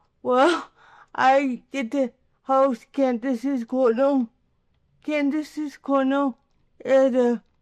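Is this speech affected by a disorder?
Yes: cerebral palsy.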